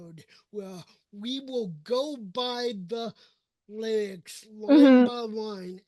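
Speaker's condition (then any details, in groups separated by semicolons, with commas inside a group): Cerebral palsy; uses walker and wheelchair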